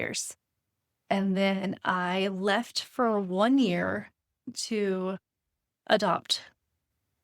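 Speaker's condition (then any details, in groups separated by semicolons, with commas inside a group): No condition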